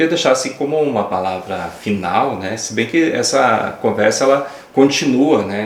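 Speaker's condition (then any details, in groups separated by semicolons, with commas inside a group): No condition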